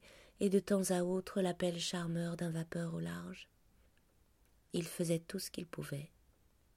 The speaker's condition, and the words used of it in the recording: No condition.